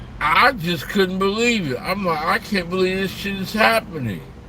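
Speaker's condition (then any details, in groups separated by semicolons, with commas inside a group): Slurred speech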